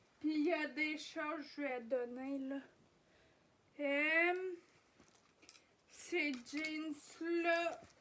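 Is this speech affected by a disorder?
Yes: ataxia; degenerative.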